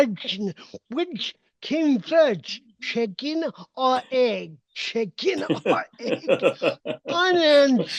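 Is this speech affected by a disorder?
Yes: cerebral palsy; uses walker and wheelchair.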